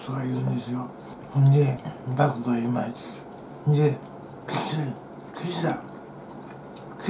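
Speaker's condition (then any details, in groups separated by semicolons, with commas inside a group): Tongue cancer, partial glossectomy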